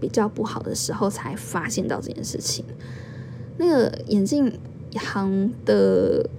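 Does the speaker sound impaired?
No.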